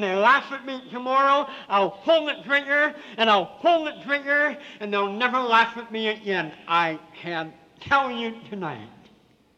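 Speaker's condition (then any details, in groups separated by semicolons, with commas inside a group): Severe cleft palate with lisp; still speaks with a lisp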